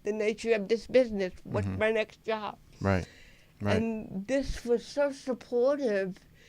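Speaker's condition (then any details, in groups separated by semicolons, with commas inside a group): Cerebral palsy; lifelong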